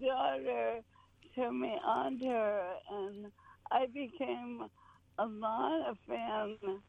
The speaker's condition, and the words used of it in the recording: ALS (motor neuron disease). Somehow, I still am talking, garbled as it is, swallowing food, and finding reasons to smile and laugh.